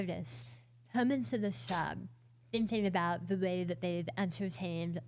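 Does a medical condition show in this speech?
Yes: oral cancer, partial glossectomy.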